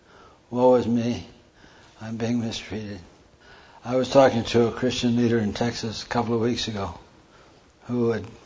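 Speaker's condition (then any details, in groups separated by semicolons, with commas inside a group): Parkinson's; tremor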